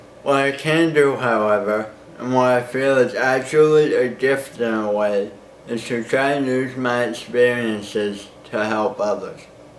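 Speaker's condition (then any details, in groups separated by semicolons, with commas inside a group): Cerebral palsy; birth injury, skull fracture, Erb's palsy shoulders and arms, tremors; mild, seizure free seven years on medication, weekly therapies; slow speech, slight impediment, understandable, tongue botox ineffective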